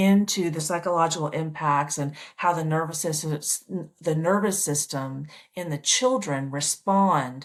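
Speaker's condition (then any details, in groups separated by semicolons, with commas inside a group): No condition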